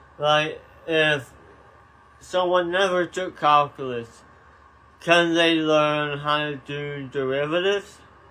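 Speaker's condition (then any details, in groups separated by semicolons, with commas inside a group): Tongue cancer surgery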